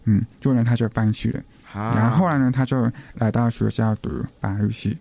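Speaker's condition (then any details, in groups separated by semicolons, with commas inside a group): Hearing impairment; host hints hearing loss may be audible to listeners, says can speak well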